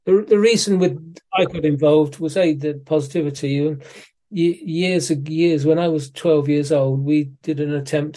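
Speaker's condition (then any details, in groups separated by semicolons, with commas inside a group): Parkinson's disease; suspected for a while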